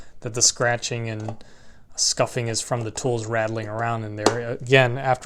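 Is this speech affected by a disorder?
No.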